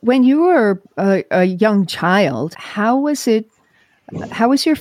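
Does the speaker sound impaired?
No.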